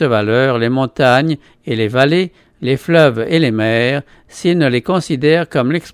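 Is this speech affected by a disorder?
No.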